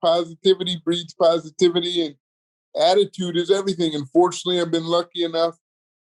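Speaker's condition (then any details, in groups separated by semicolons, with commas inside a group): Cerebral palsy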